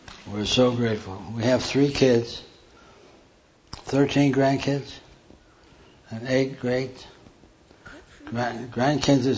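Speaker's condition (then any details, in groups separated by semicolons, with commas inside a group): Parkinson's; tremor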